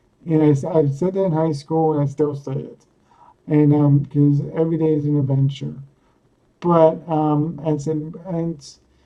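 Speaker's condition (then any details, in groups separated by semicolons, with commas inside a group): Cerebral palsy; speaks coherently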